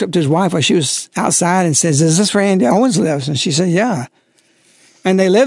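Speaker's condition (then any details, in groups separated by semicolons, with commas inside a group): No condition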